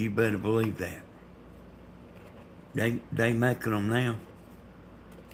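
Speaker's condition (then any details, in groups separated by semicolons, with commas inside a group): Brain bleed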